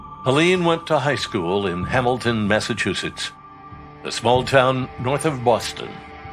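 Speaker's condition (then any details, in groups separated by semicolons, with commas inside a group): No condition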